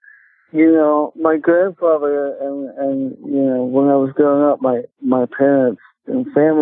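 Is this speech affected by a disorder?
Yes: cerebral palsy; speech affected.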